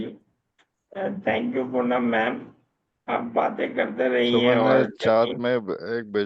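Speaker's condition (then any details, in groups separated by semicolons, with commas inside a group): ALS; speech improved a little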